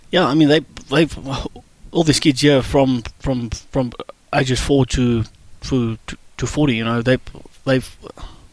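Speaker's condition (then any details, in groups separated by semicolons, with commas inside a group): Stuttering; onset in childhood, persistent, not expected to go away, accepted around age 21-22; avoided speaking and phone calls while growing up, shy about way of speaking; repeated sounds, repeated words, prolonged sounds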